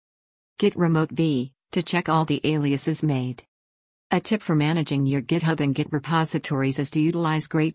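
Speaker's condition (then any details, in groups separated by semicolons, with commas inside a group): No condition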